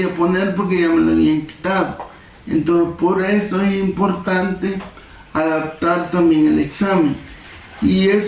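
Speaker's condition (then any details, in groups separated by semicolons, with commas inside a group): Cerebral palsy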